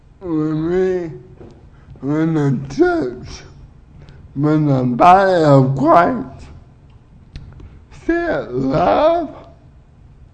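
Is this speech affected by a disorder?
Yes: cerebral palsy; uses wheelchair.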